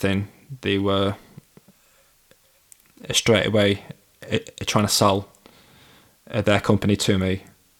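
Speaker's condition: Stammer; pauses before answering; blocks

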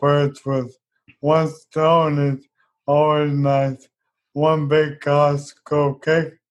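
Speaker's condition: ALS; young onset

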